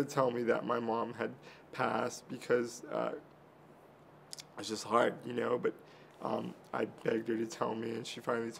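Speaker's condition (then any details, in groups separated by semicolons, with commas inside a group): Cerebral palsy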